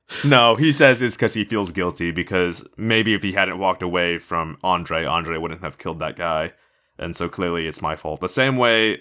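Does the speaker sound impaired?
No.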